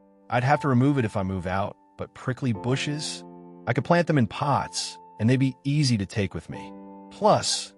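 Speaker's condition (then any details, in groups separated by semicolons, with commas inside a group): No condition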